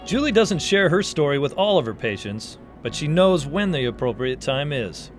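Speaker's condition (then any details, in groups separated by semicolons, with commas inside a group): No condition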